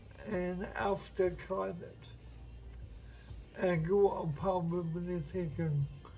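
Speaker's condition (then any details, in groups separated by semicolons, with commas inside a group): Cerebral palsy; uses wheelchair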